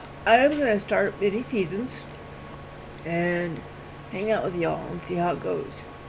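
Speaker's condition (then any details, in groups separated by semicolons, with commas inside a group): Cerebral palsy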